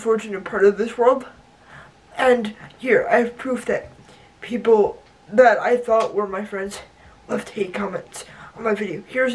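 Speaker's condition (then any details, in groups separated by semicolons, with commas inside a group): Cerebral palsy; leg spasticity, hip surgery, tendon release, rhizotomy; physical and occupational therapy; voice not affected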